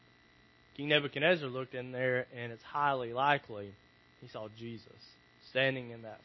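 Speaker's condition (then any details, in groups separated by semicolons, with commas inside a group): No condition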